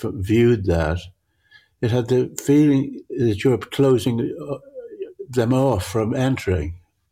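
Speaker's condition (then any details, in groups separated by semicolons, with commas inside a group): Parkinson's; grouped objects merge together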